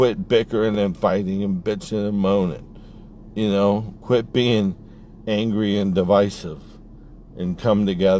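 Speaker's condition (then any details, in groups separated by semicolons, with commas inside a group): ALS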